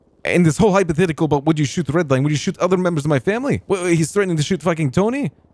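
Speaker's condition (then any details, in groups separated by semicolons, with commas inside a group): No condition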